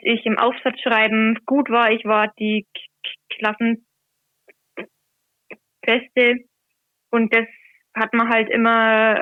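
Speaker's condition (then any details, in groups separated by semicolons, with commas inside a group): Stuttering; covert stuttering for many years, aware from about age 10, hidden until 21; not stutter-free when reading aloud, anticipates difficult words in advance, avoided words, trouble with t-words; blocks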